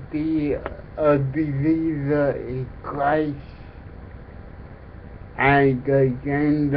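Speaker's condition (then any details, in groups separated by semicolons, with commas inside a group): Cerebral palsy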